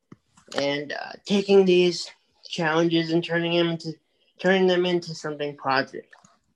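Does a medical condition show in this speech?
Yes: cerebral palsy; from birth, multiple surgeries since infancy, physical and occupational therapy.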